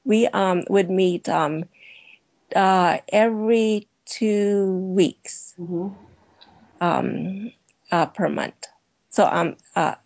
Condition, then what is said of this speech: Stuttering. Because with me, I stutter differently in that I use ums and ahs,